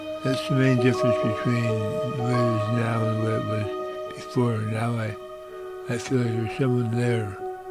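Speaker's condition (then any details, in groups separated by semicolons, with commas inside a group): Early-onset Parkinson's disease; early-onset form, diagnosed at 55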